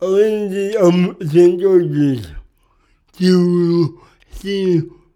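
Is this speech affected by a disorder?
Yes: cerebral palsy; used to walk, wheelchair user after leg broke, learning difficulty; speech can be hard sometimes.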